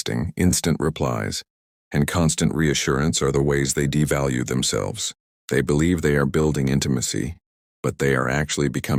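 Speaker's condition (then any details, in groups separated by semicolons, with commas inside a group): No condition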